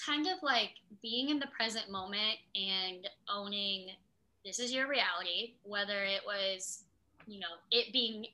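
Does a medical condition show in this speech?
Yes: cleft lip and palate; speech therapy in San Antonio after a later stroke, speech returned faster than other abilities.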